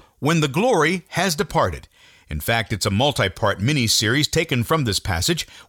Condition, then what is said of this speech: None; typical speech.